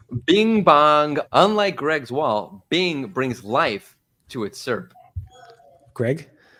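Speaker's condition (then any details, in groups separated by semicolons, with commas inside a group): No condition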